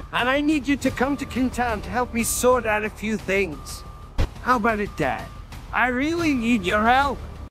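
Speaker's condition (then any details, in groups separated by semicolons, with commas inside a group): No condition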